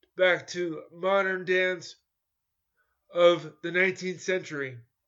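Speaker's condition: Cerebral palsy; cerebral palsy since childhood

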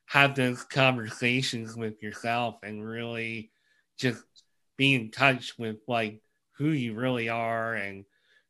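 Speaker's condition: Cleft lip and palate; craniofacial condition

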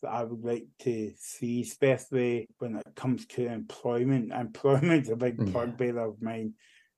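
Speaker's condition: Cerebral palsy; cerebral palsy affecting right side, used Zimmer frame when younger, school physio to walk unaided; childhood speech hard for others to understand, speech therapy at school, learned to talk

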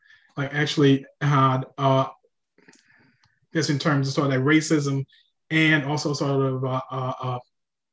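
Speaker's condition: Stutter; stutter linked to childhood trauma at age 9 after brother killed a man, took 25 years to get help; ongoing, almost 40 years after onset; listeners often jump in after every other word, frequent fillers like 'like', 'actually', 'sort of'; repeated sounds, blocks

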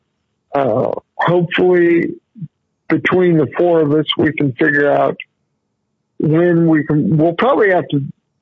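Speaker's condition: Cerebral palsy; constant staggering walk

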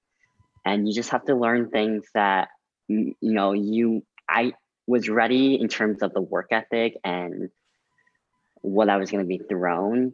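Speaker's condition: Cleft lip and palate

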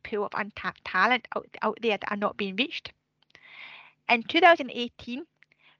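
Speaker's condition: Deafness; speech sometimes affected

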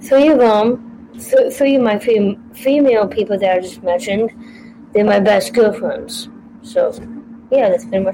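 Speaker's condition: Down syndrome; trisomy 21, congenital; age 32

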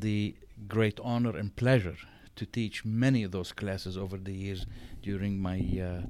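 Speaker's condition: No condition

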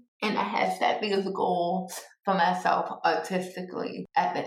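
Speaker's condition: Cerebral palsy; born two months premature

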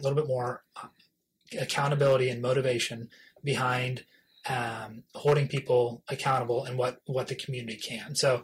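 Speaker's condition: No condition

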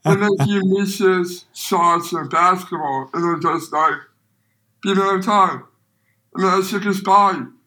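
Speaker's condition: Down syndrome; fallen four times since starting bike riding three years ago

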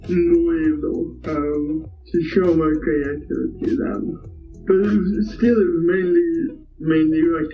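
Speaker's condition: Cerebral palsy; physical only

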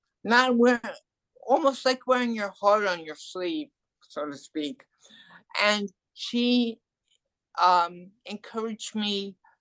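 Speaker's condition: Cerebral palsy and hearing loss; adult

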